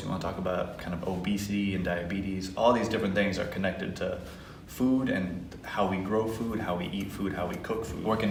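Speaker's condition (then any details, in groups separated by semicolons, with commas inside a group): No condition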